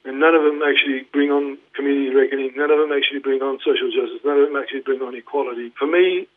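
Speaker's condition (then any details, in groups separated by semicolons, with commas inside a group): Parkinson's; diagnosed 2019, led to retirement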